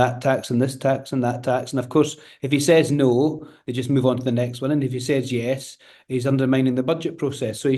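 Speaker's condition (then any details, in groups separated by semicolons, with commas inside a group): No condition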